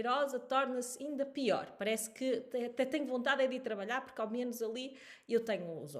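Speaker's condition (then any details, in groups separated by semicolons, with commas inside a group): No condition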